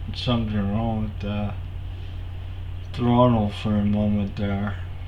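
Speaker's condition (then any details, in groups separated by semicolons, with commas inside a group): Cerebral palsy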